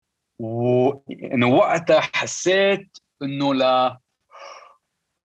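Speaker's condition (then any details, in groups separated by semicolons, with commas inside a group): Stuttering; present since at least teenage years; stutter noticeable, joking about it helps listeners understand why speech sounds that way; prolonged sounds, blocks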